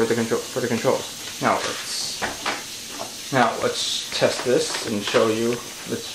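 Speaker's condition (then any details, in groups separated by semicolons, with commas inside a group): No condition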